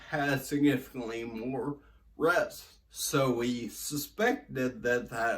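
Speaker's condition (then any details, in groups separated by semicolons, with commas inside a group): Brain injury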